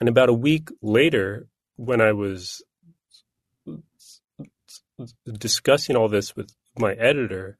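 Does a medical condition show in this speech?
Yes: stuttering; no stuttering when singing, singing uses a different neural pathway; here blocks.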